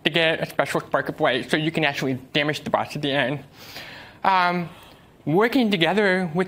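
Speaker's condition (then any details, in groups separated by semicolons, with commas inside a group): Deafness; uses American Sign Language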